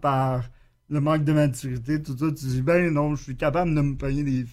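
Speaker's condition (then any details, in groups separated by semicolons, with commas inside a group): Cerebral palsy; acquired after chickenpox with intense fever at three weeks old, wheelchair user; stable, major physical limitation, spasms more on right side, physical conditioning, intervention plans; expresses himself very well, good vocabulary per co-host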